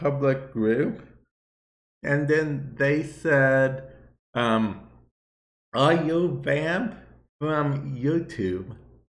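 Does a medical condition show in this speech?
Yes: cerebral palsy; affects balance and hand-eye coordination.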